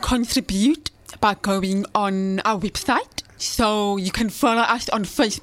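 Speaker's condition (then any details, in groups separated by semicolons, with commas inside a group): Deafness with cochlear implant; hearing aids gave very little hearing, now cochlear implant; uses cochlear implant, hears much more, hears sounds never heard before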